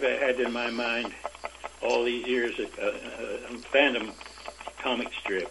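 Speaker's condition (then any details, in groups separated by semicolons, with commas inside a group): Parkinson's disease; about 25 years since onset; age 88, no longer able to work, interview recorded by telephone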